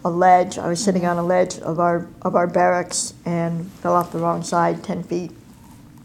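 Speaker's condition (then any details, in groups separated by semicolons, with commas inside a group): Cleft palate and cleft lip; congenital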